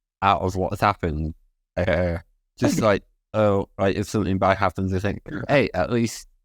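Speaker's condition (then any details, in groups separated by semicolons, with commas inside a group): Spinal muscular atrophy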